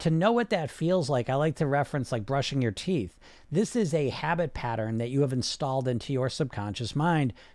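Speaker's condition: No condition

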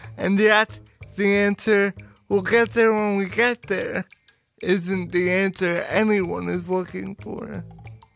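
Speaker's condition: Cerebral palsy; power wheelchair user

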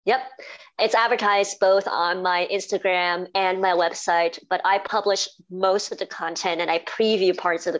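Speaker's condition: Cleft palate and cleft lip; congenital, speech therapy as a teenager

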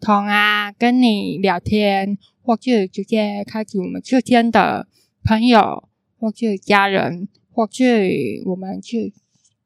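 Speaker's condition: Congenital hearing impairment, congenital cochlear underdevelopment; relies on watching eyes and surroundings to communicate

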